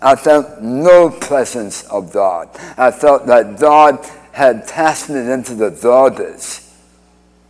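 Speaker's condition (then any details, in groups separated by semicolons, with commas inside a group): Speech impediment after cancer surgery; two-thirds tongue removed at Hartford Hospital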